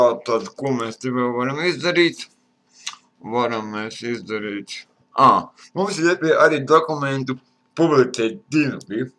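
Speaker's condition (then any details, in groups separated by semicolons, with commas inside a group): Cerebral palsy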